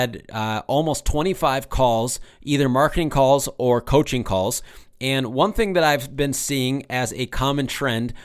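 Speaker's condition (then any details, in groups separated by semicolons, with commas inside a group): No condition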